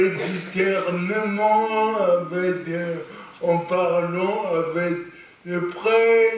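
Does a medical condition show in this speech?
Yes: cerebral palsy; lifelong, non-progressive.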